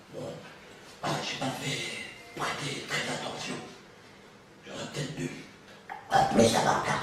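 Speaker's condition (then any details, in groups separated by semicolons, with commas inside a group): Partial laryngectomy with chep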